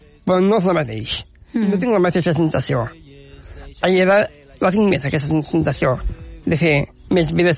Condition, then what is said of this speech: Down syndrome. Aquí es coneix aquesta capacitat comunicativa que tinc de parlar al davant de la ràdio, com estic avui, o per parlar davant del públic.